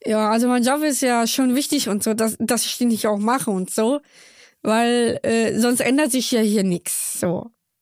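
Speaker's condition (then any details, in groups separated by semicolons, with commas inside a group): Down syndrome; congenital, born in Köln, chromosome 21 present three times; adult, 24 years old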